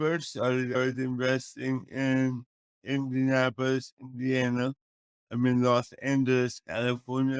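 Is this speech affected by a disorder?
Yes: cerebral palsy; speech affected.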